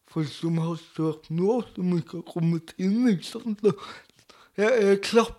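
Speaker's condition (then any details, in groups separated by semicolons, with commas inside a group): Cerebral palsy; speech difficulties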